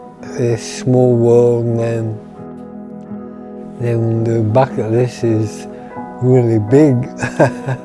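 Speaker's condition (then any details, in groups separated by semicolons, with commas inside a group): Motor neurone disease; tongue affected, limited talking, eating, swallowing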